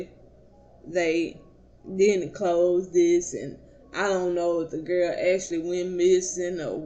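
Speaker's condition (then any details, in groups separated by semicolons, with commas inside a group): Cerebral palsy; not paralyzed, can stand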